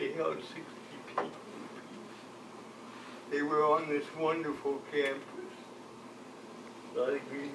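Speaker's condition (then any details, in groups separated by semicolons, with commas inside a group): Cerebral palsy; from birth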